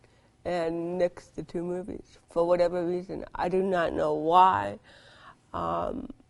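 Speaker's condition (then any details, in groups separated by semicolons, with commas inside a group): Cerebral palsy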